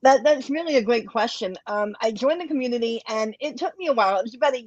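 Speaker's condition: Cleft lip and palate, bilateral

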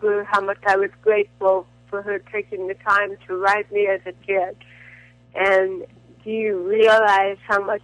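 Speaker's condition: Cerebral palsy; dependent on Botox

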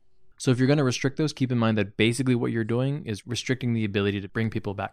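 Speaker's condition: No condition

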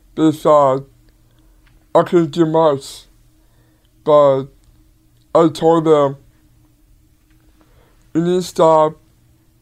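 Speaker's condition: Down syndrome; delayed reaction time

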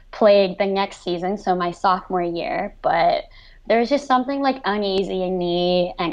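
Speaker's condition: Cleft lip and palate, severe

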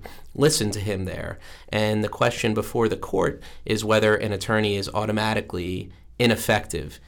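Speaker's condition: No condition

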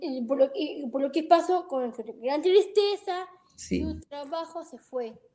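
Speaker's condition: Down syndrome; present from birth, heart surgery

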